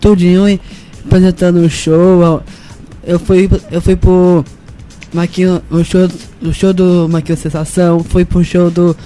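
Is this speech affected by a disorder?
Yes: Down syndrome; genetic, present from birth, recognized soon after birth; 18 years old, turning 19.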